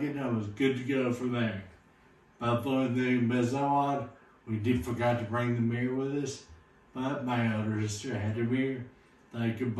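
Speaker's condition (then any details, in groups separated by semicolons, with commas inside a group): Friedreich's ataxia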